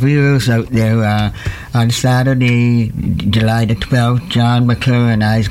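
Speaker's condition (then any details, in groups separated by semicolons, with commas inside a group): Deafness; wears hearing aids; wearing hearing aids; some speech problems, host understands fine, voice does not allow singing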